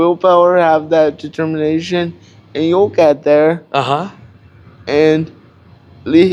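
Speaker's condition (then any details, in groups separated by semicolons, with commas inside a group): Cerebral palsy; cannot walk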